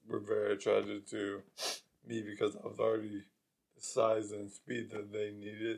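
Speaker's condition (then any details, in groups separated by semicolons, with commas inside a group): ALS; progressive weakness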